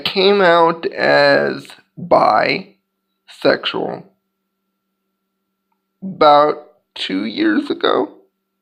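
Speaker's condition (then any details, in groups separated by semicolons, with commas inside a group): Cerebral palsy; physical disability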